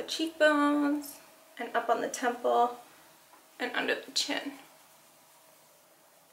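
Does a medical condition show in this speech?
No.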